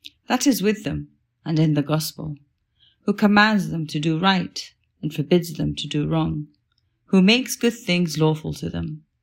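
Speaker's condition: No condition

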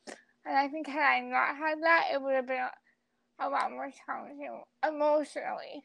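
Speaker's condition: Cerebral palsy; lifelong, wheelchair user, able to stand only with someone supporting weight

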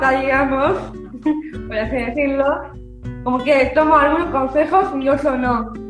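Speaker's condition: Down syndrome; from birth

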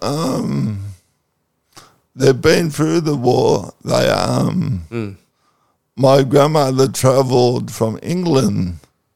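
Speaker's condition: Cerebral palsy

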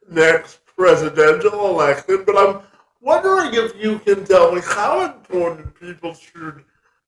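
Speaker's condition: Spastic quadriplegia cerebral palsy; from birth

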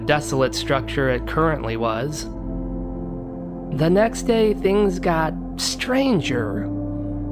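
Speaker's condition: No condition

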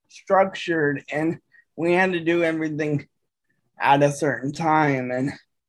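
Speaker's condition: Cerebral palsy; uses adaptive voice dictation apps on phone and computer for typing

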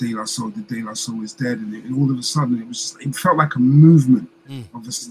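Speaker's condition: No condition

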